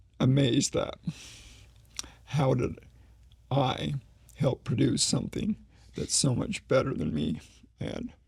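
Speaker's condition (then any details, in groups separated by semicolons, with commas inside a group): ALS; slowly progressing form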